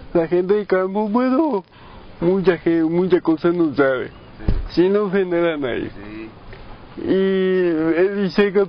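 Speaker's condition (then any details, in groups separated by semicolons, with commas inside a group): Brain lesion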